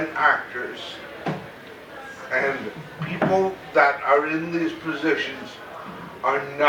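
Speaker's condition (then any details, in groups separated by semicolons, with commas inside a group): Cerebral palsy; very mild form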